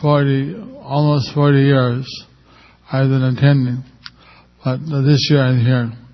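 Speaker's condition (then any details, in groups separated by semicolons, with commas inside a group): Stroke with facial paralysis; one side of face a little paralyzed; about a year since stroke; speaks a little slowly because of facial paralysis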